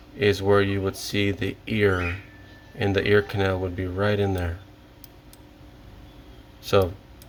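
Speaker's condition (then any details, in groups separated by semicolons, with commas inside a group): No condition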